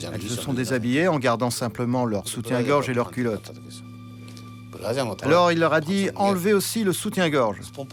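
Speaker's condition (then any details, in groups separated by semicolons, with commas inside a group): No condition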